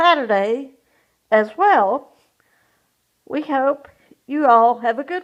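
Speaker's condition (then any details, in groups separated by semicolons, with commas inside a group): Cerebral palsy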